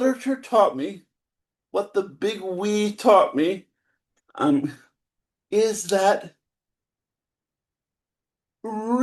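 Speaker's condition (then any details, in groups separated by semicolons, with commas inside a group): Cerebral palsy; spastic type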